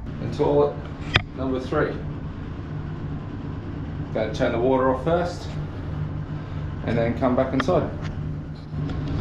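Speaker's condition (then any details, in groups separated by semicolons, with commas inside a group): No condition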